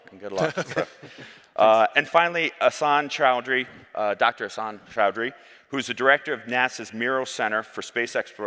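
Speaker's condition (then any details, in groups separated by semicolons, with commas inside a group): No condition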